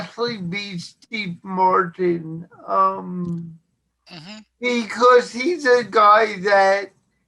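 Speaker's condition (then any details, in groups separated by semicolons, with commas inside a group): Cerebral palsy; since birth, born not breathing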